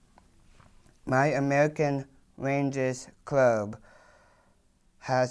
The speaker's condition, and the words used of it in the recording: Down syndrome. Speech is really hard for me because of my low tone and my tongue.